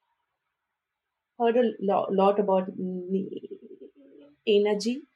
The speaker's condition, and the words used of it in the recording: Stuttering. I speak with a stutter, and, you know, there will be blocks and pauses when I talk.